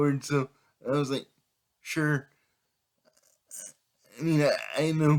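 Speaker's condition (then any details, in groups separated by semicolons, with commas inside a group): Cerebral palsy; affects all muscles; able to speak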